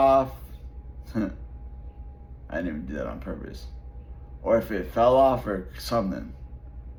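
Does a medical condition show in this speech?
Yes: traumatic brain injury; 20-foot fall, surgery; after months of rehabilitation; relearned talking.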